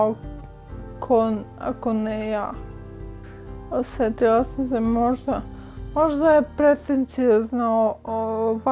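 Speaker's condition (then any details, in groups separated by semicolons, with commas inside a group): Friedreich's ataxia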